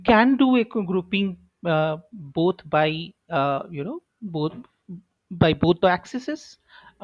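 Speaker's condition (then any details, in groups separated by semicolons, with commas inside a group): No condition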